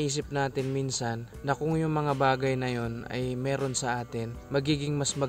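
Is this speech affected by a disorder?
No.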